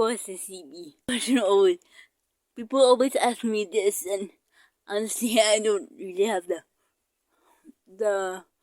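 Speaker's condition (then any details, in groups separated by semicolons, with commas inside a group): Cerebral palsy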